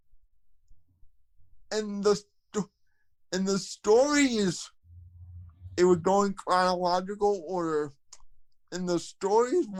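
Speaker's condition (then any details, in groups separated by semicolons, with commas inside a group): Cerebral palsy, spastic quadriplegia; speech affected, voice-to-text fails, can talk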